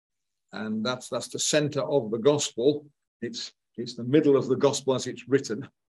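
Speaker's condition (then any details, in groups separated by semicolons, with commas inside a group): No condition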